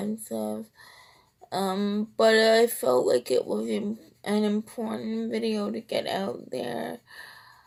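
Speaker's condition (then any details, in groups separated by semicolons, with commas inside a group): Cerebral palsy, triplegia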